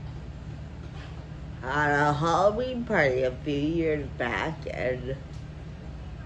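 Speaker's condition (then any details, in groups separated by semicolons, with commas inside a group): Friedreich ataxia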